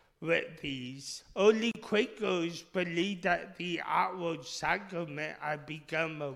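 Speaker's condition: Speech impediment; initially misdiagnosed

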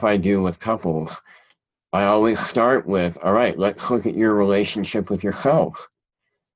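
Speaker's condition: Cleft palate; talked funny as a child

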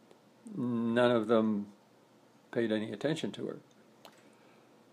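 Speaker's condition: Parkinson's disease; regular yoga practice

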